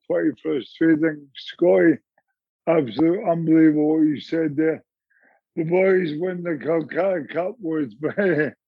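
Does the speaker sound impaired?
Yes: motor neurone disease; about 4.5 years in, arm weakness, cannot brace with arms when falling; recovering from recent fall, large gash on side of head.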